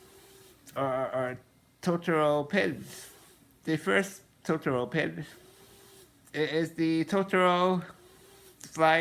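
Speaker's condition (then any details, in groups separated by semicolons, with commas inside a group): Muscular dystrophy, Duchenne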